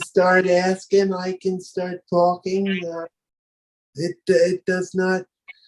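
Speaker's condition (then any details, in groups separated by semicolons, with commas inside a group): Cerebral palsy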